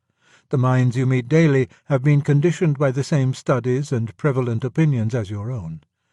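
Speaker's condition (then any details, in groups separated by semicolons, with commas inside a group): No condition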